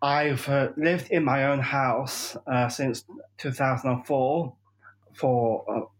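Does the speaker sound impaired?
Yes: Down syndrome; 45 years old.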